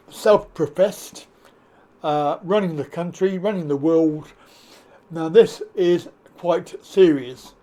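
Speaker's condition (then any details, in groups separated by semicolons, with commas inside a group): Cerebral palsy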